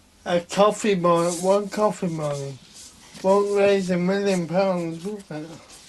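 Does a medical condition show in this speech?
Yes: Friedreich's ataxia; progressive, nervous system affected; cannot walk, about 30 years since onset; difficulty speaking.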